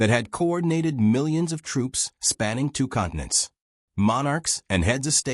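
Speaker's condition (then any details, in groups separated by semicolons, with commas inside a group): No condition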